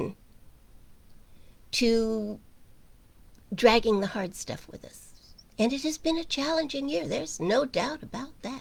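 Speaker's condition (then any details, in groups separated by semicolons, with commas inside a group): No condition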